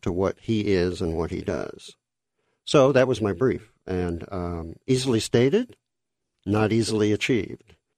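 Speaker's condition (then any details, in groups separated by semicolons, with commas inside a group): Cleft lip and palate; congenital cleft lip and palate, several unpleasant surgeries in childhood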